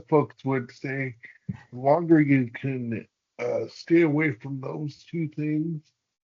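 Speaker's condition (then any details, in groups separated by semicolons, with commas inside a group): Cerebral palsy; hamstring releases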